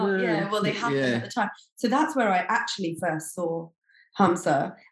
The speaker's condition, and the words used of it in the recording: None; typical speech.